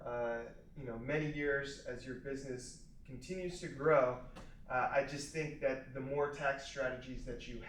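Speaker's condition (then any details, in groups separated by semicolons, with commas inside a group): No condition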